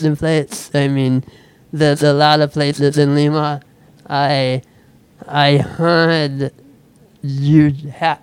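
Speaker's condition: Speech impediment; switched to typing instead

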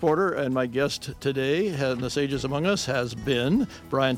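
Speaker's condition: No condition

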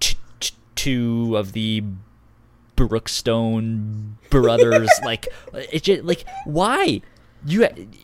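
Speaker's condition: Stuttering; described as speech impediment; stutters when talking, stutter sometimes mistaken for shivering from cold; repeated sounds, prolonged sounds, blocks

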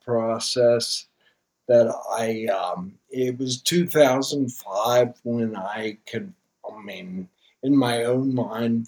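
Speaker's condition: Spinocerebellar ataxia type 3, SCA3 (Machado-Joseph disease); inherited CAG repeat affecting cerebellum, onset noticed as stumbling while marathon training, affects gait, fine motor skills, mood; symptomatic, no current treatment, hoping ASO (antisense oligonucleotide) therapy halts progression without reversing symptoms; speech somewhat distorted, swallowing affected, chokes when swallowing

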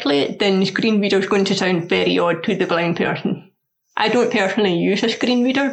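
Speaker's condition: Deafness; learned to speak through speech therapy, progressive eyesight loss

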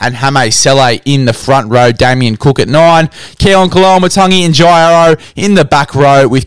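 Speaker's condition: No condition

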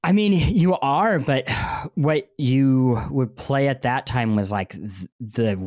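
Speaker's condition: Cleft lip and palate; bandaged

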